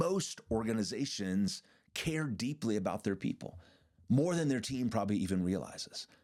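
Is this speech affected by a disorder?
No.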